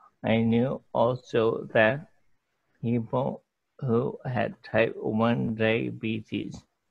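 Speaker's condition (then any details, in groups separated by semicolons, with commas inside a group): ALS; hard time speaking, speech obviously affected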